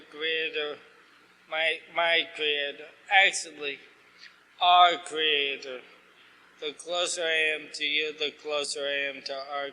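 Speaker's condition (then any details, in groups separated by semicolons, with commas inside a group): ALS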